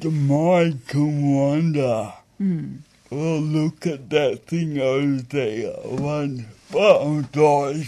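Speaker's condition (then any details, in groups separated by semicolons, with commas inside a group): Stroke with aphasia; acquired brain injury from stroke, disability mostly in brain controlling muscles, balance issues, walks funny; about 10 years since stroke; talks funny, a bit of aphasia, thinking fine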